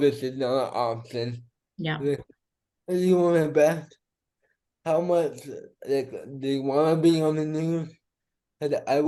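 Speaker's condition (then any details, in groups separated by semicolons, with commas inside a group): Cerebral palsy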